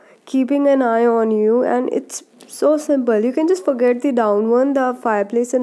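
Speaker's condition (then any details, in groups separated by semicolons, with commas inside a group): No condition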